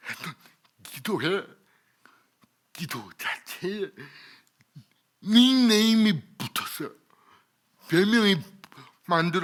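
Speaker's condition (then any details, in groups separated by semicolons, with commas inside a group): Cerebral palsy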